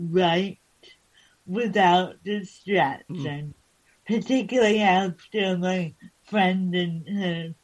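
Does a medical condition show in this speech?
Yes: cerebral palsy.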